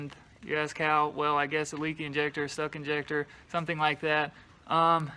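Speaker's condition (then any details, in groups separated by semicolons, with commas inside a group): No condition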